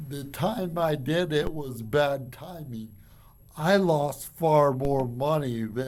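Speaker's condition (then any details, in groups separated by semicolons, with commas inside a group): Cerebral palsy; from birth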